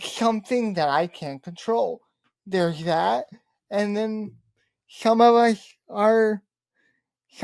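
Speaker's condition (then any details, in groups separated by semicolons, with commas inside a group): Cerebral palsy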